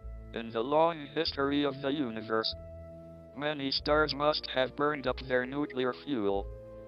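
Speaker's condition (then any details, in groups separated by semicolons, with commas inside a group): ALS, speech-generating device; motor neuron disease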